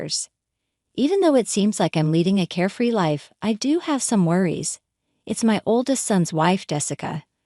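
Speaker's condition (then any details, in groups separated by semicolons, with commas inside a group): No condition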